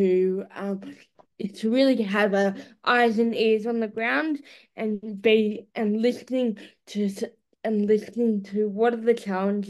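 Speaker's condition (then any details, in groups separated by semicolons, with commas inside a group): Cerebral palsy; eye-controlled speech-generating device; nonverbal, speaks through eye-gaze device, vocal sounds as child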